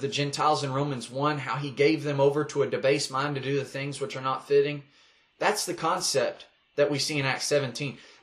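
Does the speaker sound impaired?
No.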